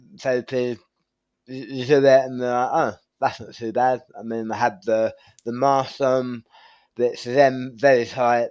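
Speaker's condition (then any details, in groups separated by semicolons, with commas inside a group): Tongue cancer surgery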